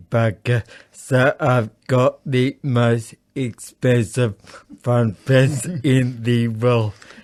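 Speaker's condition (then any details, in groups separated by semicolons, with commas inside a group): Acquired brain injury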